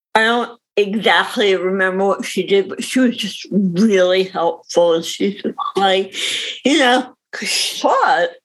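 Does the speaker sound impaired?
Yes: cerebral palsy; visible cerebral palsy, reading disability.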